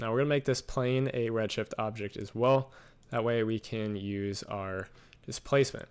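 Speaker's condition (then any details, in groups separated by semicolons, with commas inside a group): No condition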